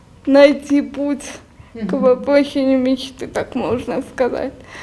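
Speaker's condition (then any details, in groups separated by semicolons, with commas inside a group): Cerebral palsy; muscles slow to respond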